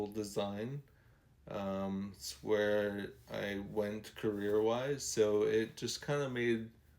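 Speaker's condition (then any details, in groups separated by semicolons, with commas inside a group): ALS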